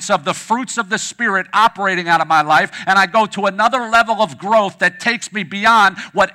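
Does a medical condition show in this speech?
No.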